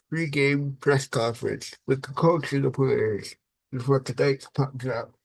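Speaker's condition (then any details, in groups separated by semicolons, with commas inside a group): Cerebral palsy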